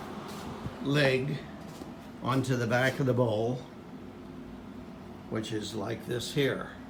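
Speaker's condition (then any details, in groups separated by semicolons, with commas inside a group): No condition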